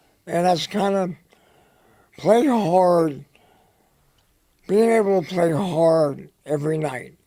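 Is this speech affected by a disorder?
Yes: head and neck cancer; dry throat, dry mouth.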